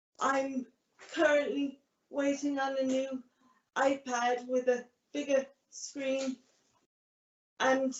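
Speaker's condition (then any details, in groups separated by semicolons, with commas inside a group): Cerebral palsy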